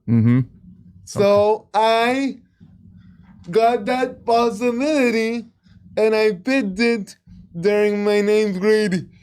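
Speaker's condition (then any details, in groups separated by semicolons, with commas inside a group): Cerebral palsy; speech therapy for communication skills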